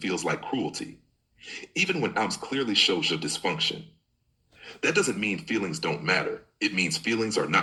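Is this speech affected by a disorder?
No.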